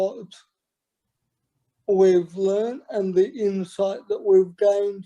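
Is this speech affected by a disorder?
Yes: cerebral palsy.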